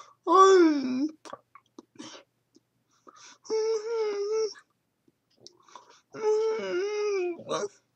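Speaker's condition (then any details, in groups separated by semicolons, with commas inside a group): Cerebral palsy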